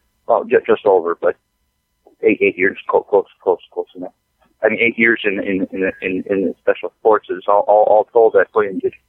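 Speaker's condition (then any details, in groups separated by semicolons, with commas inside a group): Stutter; severe stutter, one useless leg; part-word, syllable and word repetitions, cut-off words, fillers, laughter; repeated words, blocks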